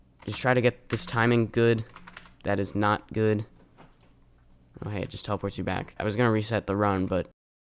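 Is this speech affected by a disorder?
No.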